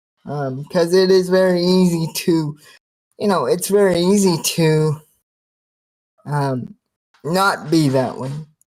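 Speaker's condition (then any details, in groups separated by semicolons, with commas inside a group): Cerebral palsy, spastic quadriplegia, severe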